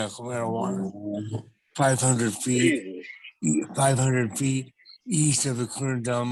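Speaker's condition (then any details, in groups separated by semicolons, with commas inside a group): Traumatic brain injury; car crash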